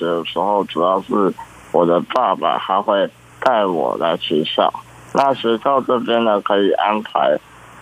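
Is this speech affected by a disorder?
Yes: congenital muscular dystrophy; gradually losing strength, pen handwriting difficult.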